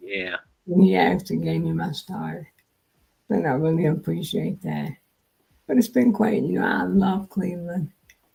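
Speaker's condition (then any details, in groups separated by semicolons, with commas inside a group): Multiple sclerosis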